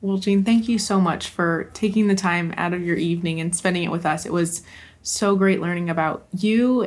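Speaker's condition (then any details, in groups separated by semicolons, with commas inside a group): No condition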